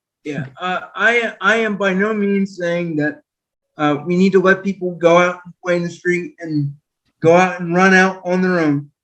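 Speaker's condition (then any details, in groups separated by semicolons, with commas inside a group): Quadriplegic cerebral palsy; quadriplegic form, permanent wheelchair user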